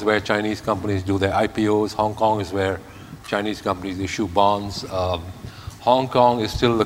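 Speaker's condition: No condition

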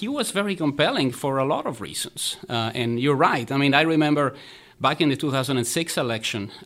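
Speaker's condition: No condition

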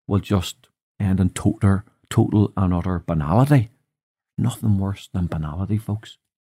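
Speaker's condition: No condition

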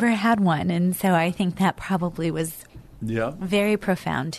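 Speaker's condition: No condition

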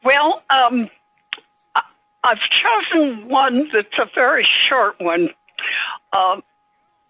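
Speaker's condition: Parkinson's disease; age 90

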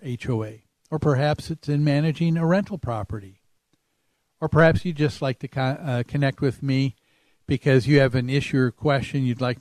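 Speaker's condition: No condition

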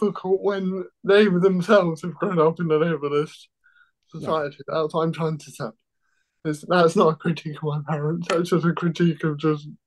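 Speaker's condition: Cerebral palsy

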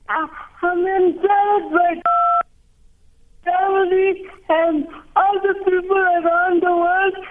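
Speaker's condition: Cerebral palsy; non progressive brain injury or malformation during brain development, wheelchair user, feet somewhat affected; speech impaired by cerebral palsy, listeners asked for patience and attention

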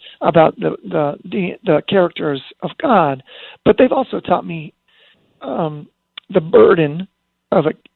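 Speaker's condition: Spasmodic dysphonia; lost singing voice after almost 20 years, prednisone steroid shots gave 6-8 weeks relief until ineffective; scratchy voice even on phone, not improved, slightly worse, mostly stable; muscle spasms break voice apart when speaking loudly or projecting, lost voice control

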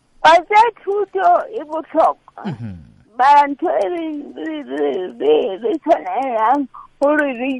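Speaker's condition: Cerebral palsy; since childhood

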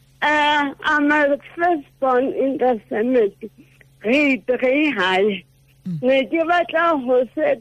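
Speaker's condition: Cerebral palsy; affects speech

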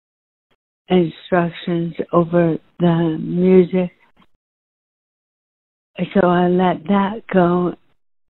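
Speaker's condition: ALS, genetic; breathing changed while singing, could not sing, lost voice for teaching

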